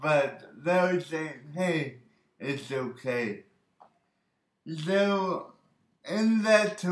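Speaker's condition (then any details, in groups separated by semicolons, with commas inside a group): Birth oxygen deprivation brain injury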